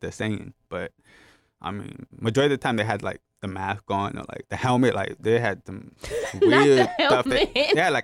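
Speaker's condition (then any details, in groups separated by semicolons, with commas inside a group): Hard of hearing, gentamicin-induced hearing loss; hearing loss caused by Gentamicin, right ear profound near deaf, left ear moderate, wears hearing aids; speech therapy due to hearing loss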